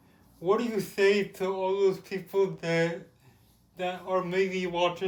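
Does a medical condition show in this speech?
Yes: cerebral palsy; with developmental delay.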